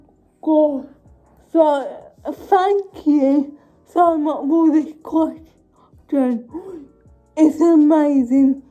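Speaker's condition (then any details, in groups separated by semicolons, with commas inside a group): Cerebral palsy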